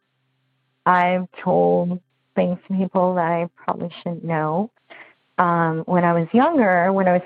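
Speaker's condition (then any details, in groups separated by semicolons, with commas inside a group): Bilateral cleft lip and palate; congenital, multiple surgeries from 3 days old until age 16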